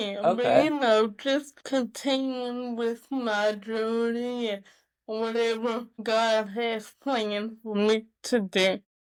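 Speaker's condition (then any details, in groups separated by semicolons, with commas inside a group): Cerebral palsy; mild form; few challenges; could not always articulate well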